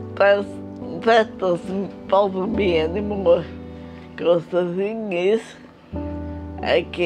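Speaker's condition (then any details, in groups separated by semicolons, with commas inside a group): Multiple sclerosis; uses wheelchair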